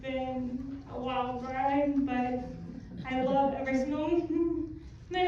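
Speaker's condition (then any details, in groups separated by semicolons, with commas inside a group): Cerebral palsy; from birth, corpus callosum involved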